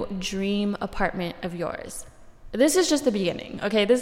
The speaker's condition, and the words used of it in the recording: None; typical speech.